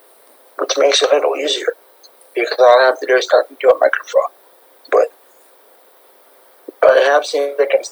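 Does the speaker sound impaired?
Yes: cerebral palsy; present from birth, diagnosed at birth, needed computer to type and support workers in school classes.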